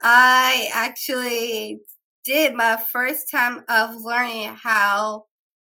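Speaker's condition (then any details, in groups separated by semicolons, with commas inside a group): Down syndrome; three copies of 21st chromosome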